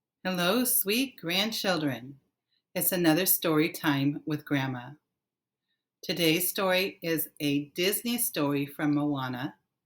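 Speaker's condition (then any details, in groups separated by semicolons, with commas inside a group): No condition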